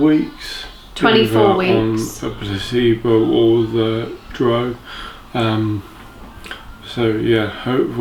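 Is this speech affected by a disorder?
Yes: motor neurone disease; speech deteriorated since diagnosis.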